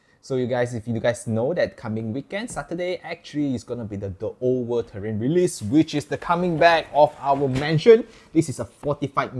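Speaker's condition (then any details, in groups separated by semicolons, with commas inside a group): No condition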